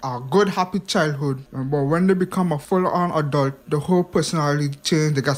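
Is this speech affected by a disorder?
Yes: hearing impairment; past speech impediment; past speech impediment improved with much practice, listening needs much focus.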